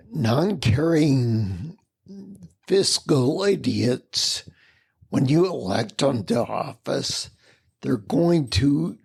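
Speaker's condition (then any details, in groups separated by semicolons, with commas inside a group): Spinocerebellar ataxia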